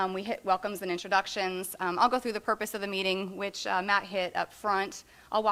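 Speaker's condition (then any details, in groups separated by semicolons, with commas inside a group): No condition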